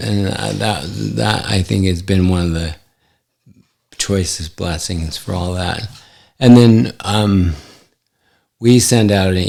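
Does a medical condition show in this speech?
Yes: ALS; affects hand function.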